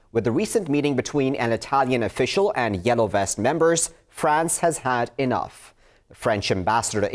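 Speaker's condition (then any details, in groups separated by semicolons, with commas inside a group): No condition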